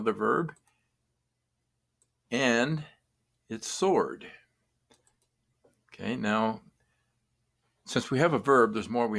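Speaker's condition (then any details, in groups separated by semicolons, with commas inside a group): No condition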